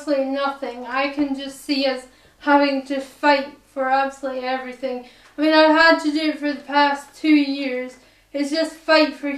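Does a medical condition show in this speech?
Yes: cerebral palsy; purely physical, full-time wheelchair user.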